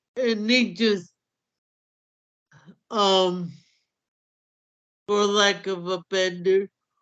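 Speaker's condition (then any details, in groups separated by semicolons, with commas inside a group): Cerebral palsy; hamstring treatment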